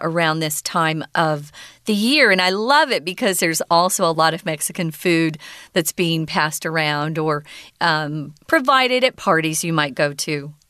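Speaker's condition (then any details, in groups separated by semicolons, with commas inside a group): No condition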